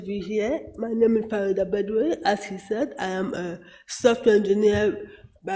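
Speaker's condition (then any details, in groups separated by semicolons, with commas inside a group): Cerebral palsy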